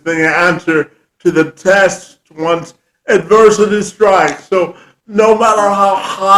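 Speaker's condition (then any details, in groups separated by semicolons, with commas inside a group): Cerebral palsy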